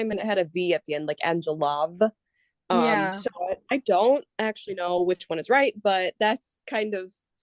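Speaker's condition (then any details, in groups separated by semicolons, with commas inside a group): No condition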